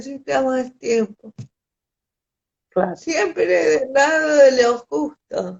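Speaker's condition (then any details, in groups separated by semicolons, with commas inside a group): Cerebral palsy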